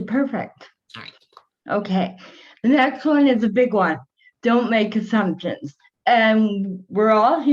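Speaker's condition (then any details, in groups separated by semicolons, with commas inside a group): Cerebral palsy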